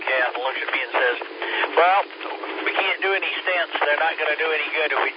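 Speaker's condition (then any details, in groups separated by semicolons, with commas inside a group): No condition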